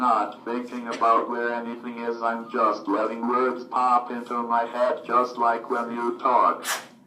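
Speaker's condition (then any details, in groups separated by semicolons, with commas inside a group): Cerebral palsy, athetoid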